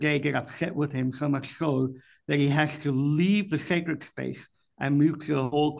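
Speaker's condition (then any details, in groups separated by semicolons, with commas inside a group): Cleft palate; speech impediment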